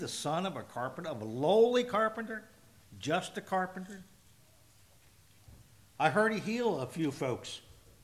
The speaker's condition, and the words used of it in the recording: No condition.